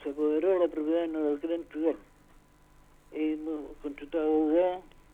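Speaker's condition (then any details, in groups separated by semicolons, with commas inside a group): Parkinson's disease; limited mobility; limited ability to move around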